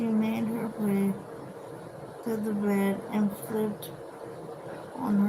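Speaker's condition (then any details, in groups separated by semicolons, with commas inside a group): Cerebral palsy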